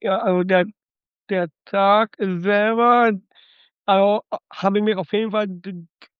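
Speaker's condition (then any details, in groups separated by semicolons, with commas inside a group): Down syndrome (trisomy 21); noticed on ultrasound two days before caesarean birth, St. Vinzenz Krankenhaus Datteln, Frühförderstelle; 26 years old, some limitations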